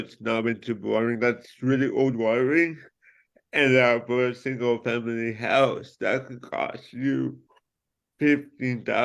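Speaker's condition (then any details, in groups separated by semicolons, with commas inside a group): Cerebral palsy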